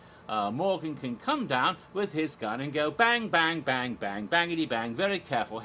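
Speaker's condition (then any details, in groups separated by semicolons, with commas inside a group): No condition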